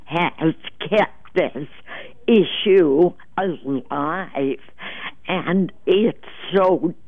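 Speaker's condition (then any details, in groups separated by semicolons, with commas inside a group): Trouble speaking; self-reported trouble speaking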